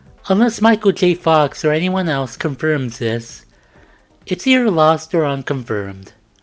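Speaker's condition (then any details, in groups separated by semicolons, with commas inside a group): No condition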